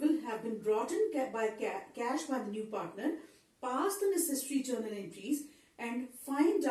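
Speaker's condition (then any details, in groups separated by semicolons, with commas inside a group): No condition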